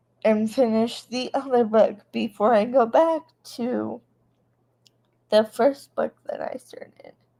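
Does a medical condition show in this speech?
Yes: cerebral palsy; present from birth, paralysis with sensation intact.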